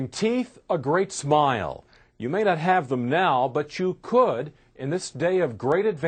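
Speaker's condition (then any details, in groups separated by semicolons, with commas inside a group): No condition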